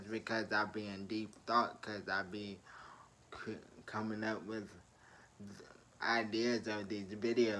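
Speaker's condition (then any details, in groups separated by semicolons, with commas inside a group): Traumatic brain injury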